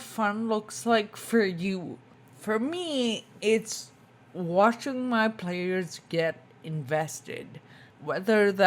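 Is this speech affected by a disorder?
Yes: spinocerebellar ataxia type 2, SCA2; tongue.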